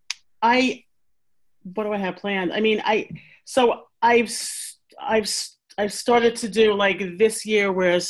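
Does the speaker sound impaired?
Yes: stuttering; person who stutters, personal experience of stuttering, involved in support groups for adults who stutter; earlier felt speech not fluent enough to specialize in stuttering therapy; here repeated sounds, prolonged sounds.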